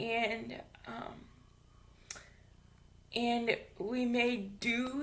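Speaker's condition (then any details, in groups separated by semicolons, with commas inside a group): Cerebral palsy; capable of speaking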